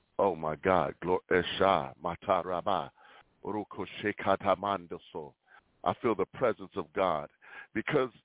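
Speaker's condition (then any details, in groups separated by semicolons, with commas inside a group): No condition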